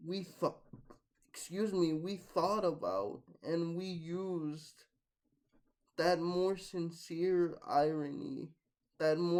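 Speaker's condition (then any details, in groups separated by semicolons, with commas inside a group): Cerebral palsy, mixed, mild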